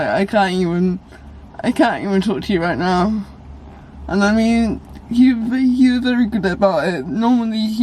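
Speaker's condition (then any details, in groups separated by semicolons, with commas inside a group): Cerebral palsy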